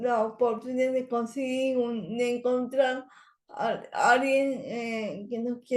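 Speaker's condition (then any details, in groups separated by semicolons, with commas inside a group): Cerebral palsy; language areas of brain affected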